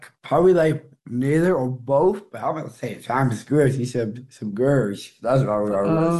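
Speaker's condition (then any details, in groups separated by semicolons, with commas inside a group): Down syndrome; congenital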